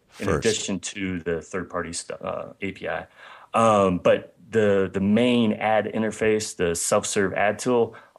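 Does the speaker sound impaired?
No.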